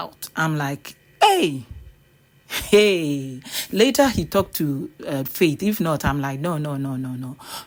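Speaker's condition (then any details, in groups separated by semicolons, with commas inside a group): No condition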